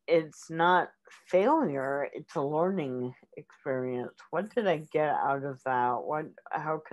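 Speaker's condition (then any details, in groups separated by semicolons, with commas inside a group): Cerebral palsy; early speech, speech therapy in elementary school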